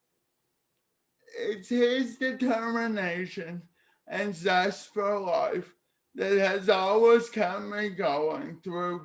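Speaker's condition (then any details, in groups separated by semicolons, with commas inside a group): Cerebral palsy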